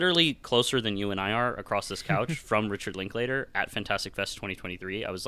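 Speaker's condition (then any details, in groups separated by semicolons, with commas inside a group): No condition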